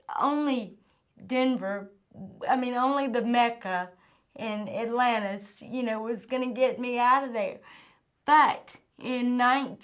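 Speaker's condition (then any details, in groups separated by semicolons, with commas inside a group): Cerebral palsy; from birth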